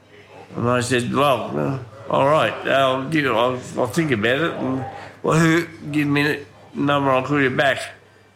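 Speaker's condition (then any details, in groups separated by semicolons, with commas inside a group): Ataxia from brain damage, cerebellar; slurred voice, often taken for drunk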